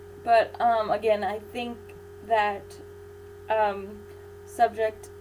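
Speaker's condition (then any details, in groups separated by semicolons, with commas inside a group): Cerebral palsy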